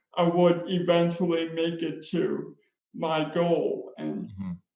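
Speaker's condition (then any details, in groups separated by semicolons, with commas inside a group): Spastic cerebral palsy; speech impairment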